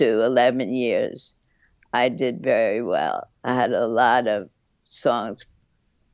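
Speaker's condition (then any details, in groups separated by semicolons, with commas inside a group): Parkinsonism from lyme disease; caused by Lyme disease; Lyme diagnosed 2 years ago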